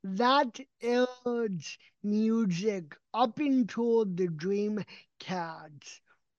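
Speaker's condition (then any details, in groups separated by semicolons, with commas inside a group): Cerebral palsy; equine therapy helped movement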